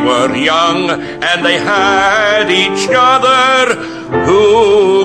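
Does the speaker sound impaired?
No.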